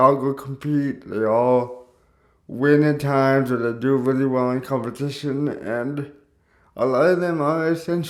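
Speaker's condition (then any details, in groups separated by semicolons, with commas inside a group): Cerebral palsy; caused by stroke at birth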